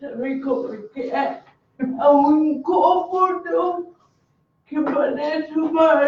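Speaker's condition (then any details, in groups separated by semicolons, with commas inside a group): Cerebral palsy; birth injury, motor impairment, cognition not affected; communicates using letters and symbols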